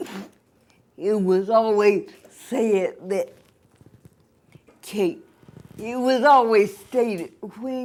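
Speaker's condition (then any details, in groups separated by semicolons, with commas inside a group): Cerebral palsy; cerebral palsy, from birth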